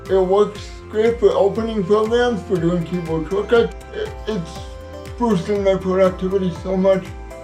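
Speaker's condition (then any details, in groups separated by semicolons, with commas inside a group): Cerebral palsy; uses wheelchair, assistive technology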